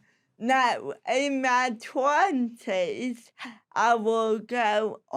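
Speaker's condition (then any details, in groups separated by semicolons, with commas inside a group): Cerebral palsy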